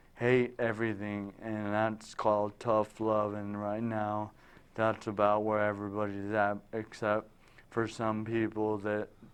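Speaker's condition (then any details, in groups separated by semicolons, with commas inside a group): Traumatic brain injury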